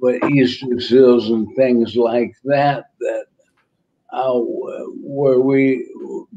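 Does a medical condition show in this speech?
Yes: ALS; about a year since diagnosis.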